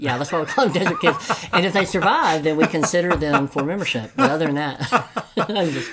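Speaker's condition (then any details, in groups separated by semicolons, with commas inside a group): Cleft lip and palate; congenital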